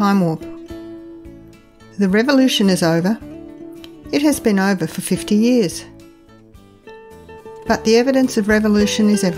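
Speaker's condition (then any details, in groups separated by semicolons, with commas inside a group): No condition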